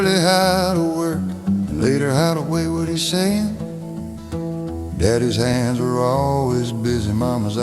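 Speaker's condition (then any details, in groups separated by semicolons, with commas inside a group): No condition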